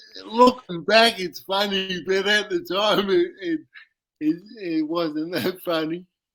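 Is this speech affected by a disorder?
Yes: cerebral palsy; uses wheelchair.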